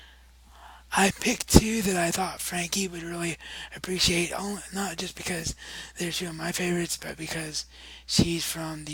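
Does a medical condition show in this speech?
Yes: cerebral palsy; wheelchair bound.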